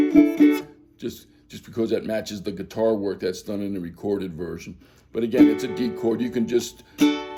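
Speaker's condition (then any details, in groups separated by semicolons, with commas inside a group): No condition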